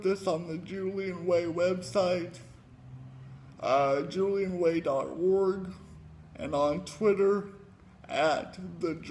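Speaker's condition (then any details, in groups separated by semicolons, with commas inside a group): Cerebral palsy; affects fingers and toes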